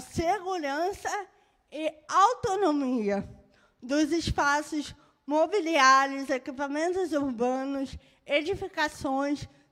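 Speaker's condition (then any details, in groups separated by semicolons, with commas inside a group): Cerebral palsy; birth brain injury; moderate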